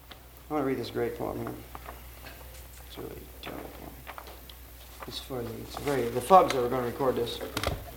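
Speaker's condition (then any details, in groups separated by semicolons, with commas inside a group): No condition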